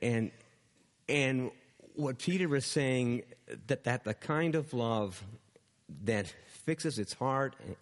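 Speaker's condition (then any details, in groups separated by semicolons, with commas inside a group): Stuttering; self-described stutterer; self-reported; repeated words, prolonged sounds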